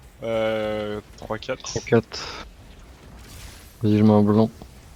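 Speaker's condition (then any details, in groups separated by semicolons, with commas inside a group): No condition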